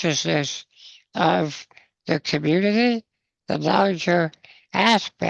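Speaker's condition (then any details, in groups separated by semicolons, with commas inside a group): Spinal muscular atrophy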